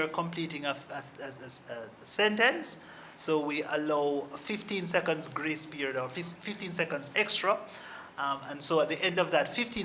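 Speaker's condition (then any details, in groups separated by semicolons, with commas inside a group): No condition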